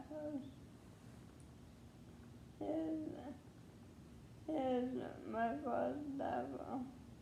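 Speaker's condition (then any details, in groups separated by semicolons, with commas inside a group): Leukodystrophy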